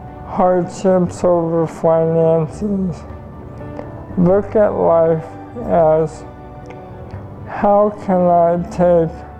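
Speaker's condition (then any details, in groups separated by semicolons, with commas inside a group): ALS; gradual loss of ability to feed, dress and bathe self; cannot feed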